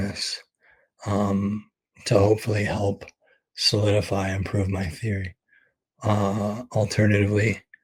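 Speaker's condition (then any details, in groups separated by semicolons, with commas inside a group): ALS; expects to lose voice very soon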